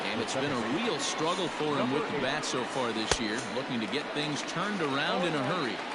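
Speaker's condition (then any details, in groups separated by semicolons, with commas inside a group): No condition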